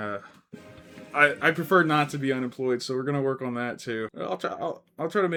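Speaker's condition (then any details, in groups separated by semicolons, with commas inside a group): No condition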